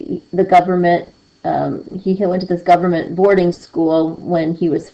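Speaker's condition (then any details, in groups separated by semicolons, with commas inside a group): No condition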